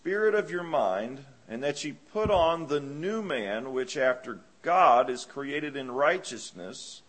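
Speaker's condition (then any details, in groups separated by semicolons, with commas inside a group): No condition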